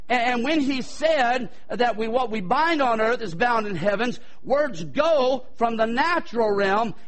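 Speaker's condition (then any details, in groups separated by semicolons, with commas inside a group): No condition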